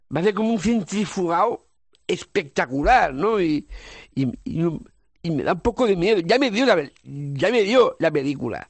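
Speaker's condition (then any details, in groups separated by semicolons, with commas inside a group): Down syndrome; congenital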